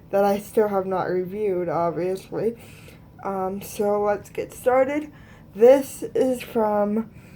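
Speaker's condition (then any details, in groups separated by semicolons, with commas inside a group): Cerebral palsy; both hands affected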